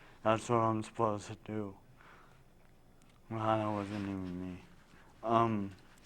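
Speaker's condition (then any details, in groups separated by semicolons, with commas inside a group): Traumatic brain injury; now talking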